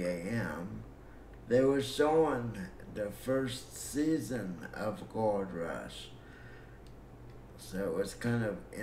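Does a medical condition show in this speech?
Yes: cerebral palsy; breathing fine.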